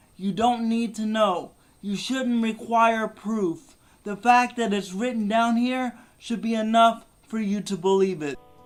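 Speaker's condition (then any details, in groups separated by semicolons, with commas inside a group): Cerebral palsy; spastic twitchy movements, wheelchair user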